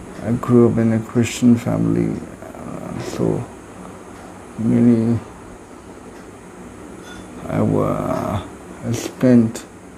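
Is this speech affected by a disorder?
Yes: cerebral palsy.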